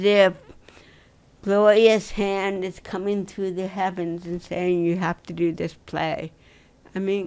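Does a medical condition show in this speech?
Yes: cerebral palsy.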